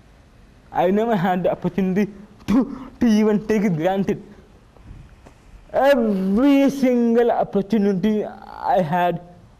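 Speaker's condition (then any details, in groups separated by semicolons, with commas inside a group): Cerebral palsy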